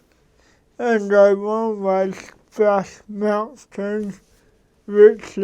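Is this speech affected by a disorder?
Yes: cerebral palsy.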